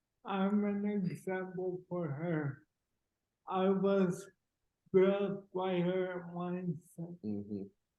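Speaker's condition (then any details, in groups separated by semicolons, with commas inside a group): Cerebral palsy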